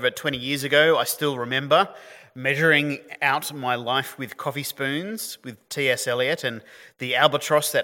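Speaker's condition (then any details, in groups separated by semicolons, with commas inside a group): No condition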